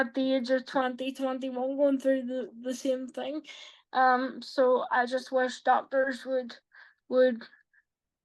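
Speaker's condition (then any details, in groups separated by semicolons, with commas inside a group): Quadriplegic cerebral palsy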